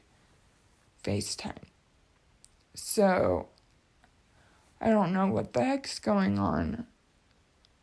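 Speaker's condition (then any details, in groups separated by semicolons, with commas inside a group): Cerebral palsy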